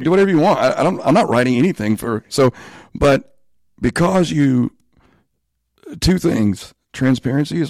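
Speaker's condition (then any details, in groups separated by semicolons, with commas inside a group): Spasmodic dysphonia; band crowns off for medical year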